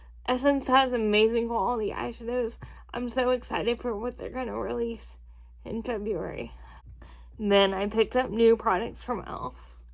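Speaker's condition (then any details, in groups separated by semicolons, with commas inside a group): Cerebral palsy, spastic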